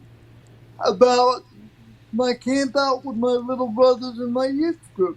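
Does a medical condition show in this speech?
Yes: cerebral palsy; from birth.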